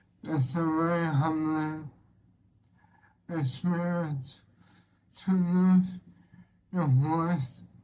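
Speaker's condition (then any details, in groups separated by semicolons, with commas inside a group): Motor neuron disease (ALS); hoarse then slurred, now very weak laboured voice, breathless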